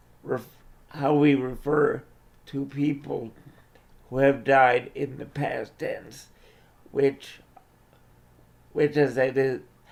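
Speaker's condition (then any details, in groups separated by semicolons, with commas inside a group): Cerebral palsy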